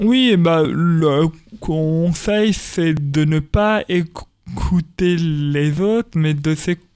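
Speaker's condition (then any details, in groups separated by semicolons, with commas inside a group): Stuttering; stuttering since early childhood at school, speech therapy helped, told elimination almost impossible; stuttering persists, described by him as an accent; repeated sounds, prolonged sounds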